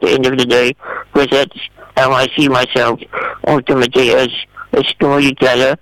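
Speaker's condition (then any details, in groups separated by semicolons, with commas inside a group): Spinal muscular atrophy type 2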